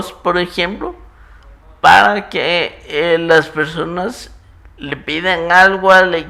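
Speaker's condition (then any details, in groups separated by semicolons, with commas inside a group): Muscular dystrophy; genetic, affects movement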